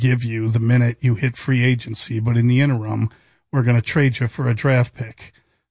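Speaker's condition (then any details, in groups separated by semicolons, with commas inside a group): No condition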